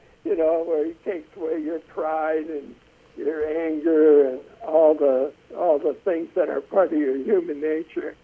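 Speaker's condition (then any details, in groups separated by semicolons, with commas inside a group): Essential tremor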